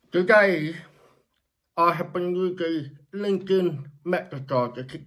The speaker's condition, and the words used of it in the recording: Deafness. He's a deaf candidate who works in the private sector, but his speech is absolutely incredible for a deaf person.